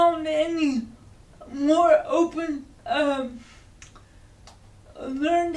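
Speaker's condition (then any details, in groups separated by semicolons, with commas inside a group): Cerebral palsy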